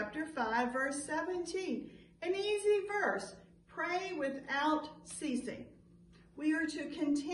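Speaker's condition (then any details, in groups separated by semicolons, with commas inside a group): No condition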